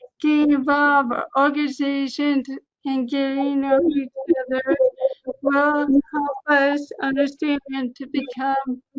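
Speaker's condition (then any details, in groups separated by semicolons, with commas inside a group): Cerebral palsy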